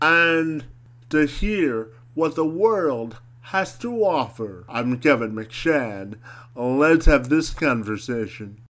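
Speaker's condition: Cerebral palsy; born about two months premature

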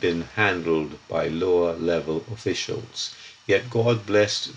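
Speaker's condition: No condition

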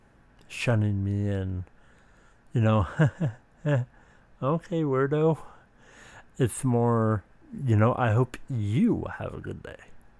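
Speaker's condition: Speech impediment

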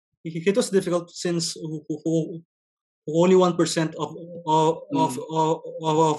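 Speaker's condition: Stuttering; stutter since early childhood, noticed on entering grade school; ongoing stutter, actively coping through Toastmasters public speaking club and speech contests; broken, choppy non-fluent speech, dreads answering strangers like jeepney drivers, public communication affected; repeated sounds, repeated words, prolonged sounds, blocks

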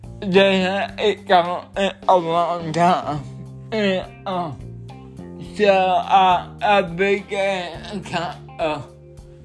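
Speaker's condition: Cerebral palsy

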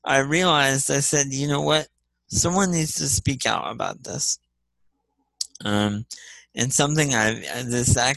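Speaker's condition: Spastic cerebral palsy; off nearly all medications, smart drive wheelchair system with scroll wheel speed control

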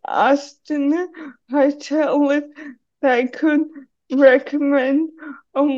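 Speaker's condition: Cerebral palsy; needs hand to hold on steep stairs

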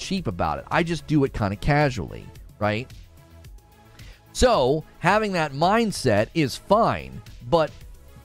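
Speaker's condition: No condition

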